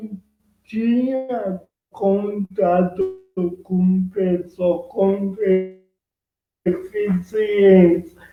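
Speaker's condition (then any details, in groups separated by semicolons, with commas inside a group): Cerebral palsy; present from birth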